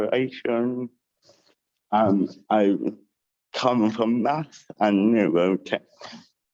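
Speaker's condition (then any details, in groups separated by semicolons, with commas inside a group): Cerebral palsy with dysarthria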